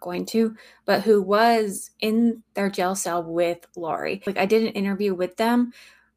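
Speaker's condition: No condition

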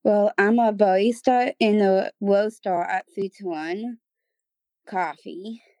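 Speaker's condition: Down syndrome; third copy of the 21st chromosome

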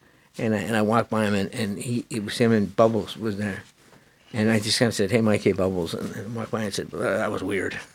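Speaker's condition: Parkinson's disease; spinal surgery about a year ago, massive rehabilitation, relearned walking, now no cane or walker

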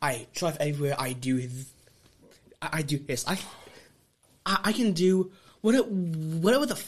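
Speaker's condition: Stutter; stutter since childhood, speech therapist in school; still has a stutter; no stuttering when performing in wrestling ring; repeated sounds, repeated words

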